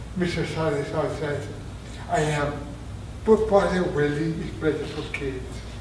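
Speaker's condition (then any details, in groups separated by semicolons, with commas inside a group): Traumatic brain injury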